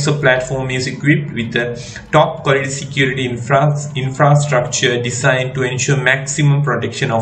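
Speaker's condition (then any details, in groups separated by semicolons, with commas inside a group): No condition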